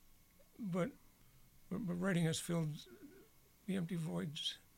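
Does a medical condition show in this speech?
Yes: Parkinson's disease; Parkinson's disease diagnosed several years ago, terrible sleep disturbances, on disability; fingers getting clumsy, typing increasingly difficult, much time spent correcting typing mistakes; voice very bad today, stated as direct symptom of Parkinson's.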